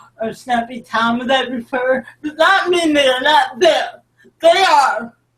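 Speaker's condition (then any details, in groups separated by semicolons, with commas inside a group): Cerebral palsy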